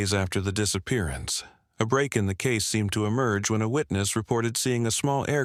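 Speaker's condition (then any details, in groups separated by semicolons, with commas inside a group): No condition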